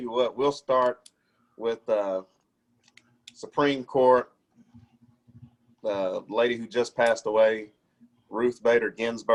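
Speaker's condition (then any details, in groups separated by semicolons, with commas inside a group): No condition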